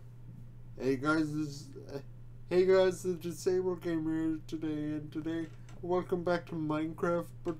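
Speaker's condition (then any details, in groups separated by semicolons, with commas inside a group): Quadriplegic cerebral palsy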